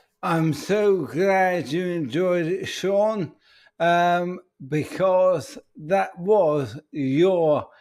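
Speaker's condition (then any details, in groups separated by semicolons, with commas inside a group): ALS; speech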